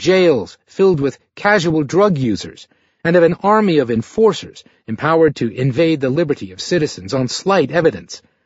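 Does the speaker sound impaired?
No.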